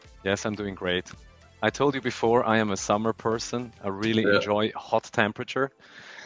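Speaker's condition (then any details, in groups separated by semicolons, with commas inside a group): No condition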